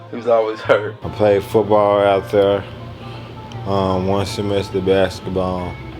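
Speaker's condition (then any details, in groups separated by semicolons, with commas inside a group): ALS; speech progressively lost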